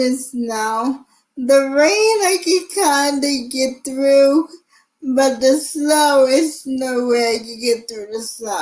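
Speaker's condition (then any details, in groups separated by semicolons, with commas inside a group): Cerebral palsy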